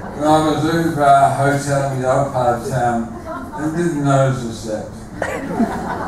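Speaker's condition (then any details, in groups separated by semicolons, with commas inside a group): Motor neuron disease, bulbar onset; slurred words first symptom, speech audibly affected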